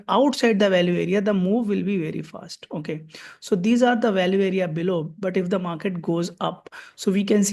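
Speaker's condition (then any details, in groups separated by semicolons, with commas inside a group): No condition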